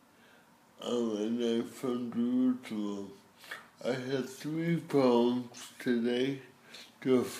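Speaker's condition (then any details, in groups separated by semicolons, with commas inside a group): Cerebral palsy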